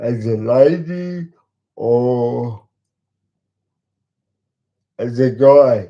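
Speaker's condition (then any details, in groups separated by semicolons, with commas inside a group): Cerebral palsy; talks slowly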